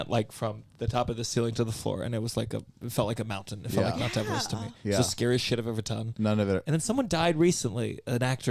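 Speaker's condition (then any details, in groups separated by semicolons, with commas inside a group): No condition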